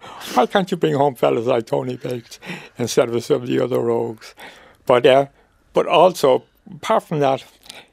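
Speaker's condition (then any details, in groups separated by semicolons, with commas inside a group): Motor neuron disease; wheelchair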